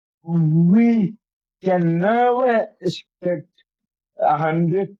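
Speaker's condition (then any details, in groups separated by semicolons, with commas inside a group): Cerebral palsy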